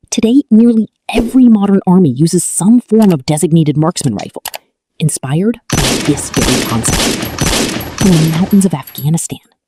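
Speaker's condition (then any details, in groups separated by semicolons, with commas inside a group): No condition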